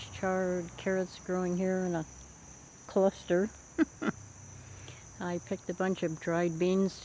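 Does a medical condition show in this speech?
No.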